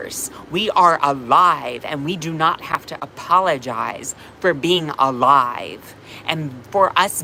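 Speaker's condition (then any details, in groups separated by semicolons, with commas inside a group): No condition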